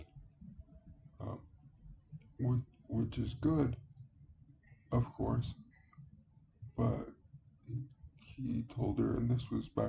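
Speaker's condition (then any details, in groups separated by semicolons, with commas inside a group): Cerebral palsy; speaks relatively well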